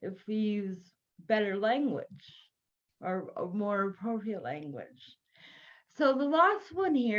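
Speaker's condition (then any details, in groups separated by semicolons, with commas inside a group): Cerebral palsy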